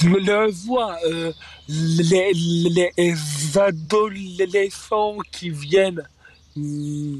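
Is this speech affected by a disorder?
Yes: stuttering; described as a speech disorder; stumbles over words, voice left unedited in broadcast; here repeated sounds, prolonged sounds.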